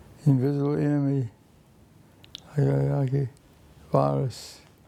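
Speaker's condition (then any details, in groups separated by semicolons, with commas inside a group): Parkinson's disease; exercise physiology for movement size, strength, mobility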